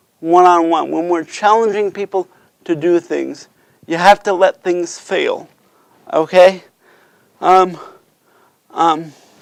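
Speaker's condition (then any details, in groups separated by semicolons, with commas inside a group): Cerebral palsy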